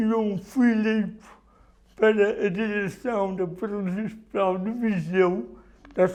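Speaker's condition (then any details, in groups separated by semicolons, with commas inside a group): Cerebral palsy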